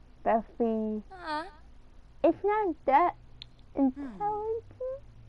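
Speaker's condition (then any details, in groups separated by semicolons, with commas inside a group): Cerebral palsy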